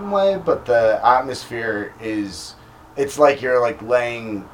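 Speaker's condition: No condition

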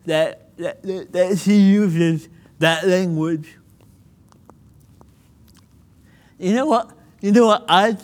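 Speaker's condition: Cerebral palsy; cord around neck

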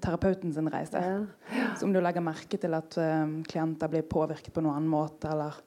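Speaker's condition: No condition

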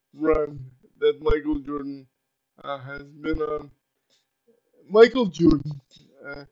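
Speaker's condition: Cerebral palsy; uses power wheelchair

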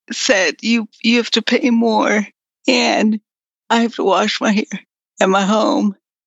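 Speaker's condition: Progressive multiple sclerosis; sometimes no voice

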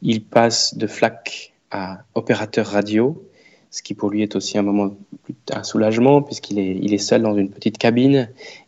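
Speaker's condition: No condition

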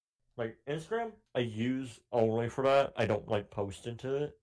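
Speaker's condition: Cleft palate; cleft palate since childhood

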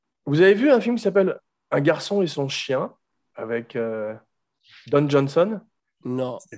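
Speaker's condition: No condition

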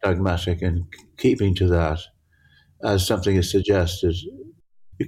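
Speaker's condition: Parkinson's; altered visual perception

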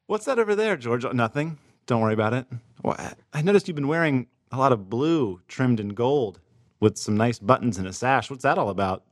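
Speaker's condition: No condition

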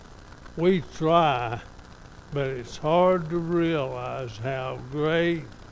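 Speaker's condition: ALS; diagnosed by doctor in Lubbock

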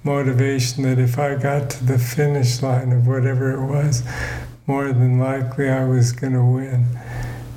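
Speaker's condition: Parkinson's disease; still cycling, balance problems, reduced control of body functions, tasks take much longer

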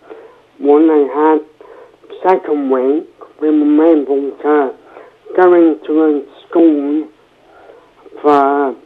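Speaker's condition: Cerebral palsy, mild; affects speech, speech therapy at Victoria School in Poole

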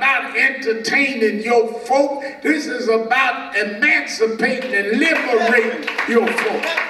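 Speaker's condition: No condition

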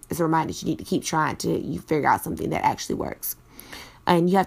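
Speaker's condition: No condition

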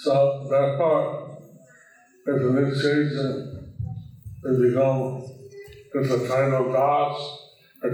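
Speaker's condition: Stroke with facial paralysis; left side of face paralyzed; speech repeated aloud by Vishwamar Vyasas for listeners; some listeners cannot understand speech

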